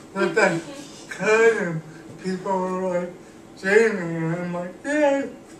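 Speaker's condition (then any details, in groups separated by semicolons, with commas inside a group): Cerebral palsy; cannot walk, uses wheelchair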